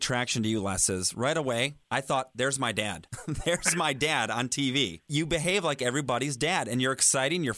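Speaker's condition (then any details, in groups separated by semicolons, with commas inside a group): No condition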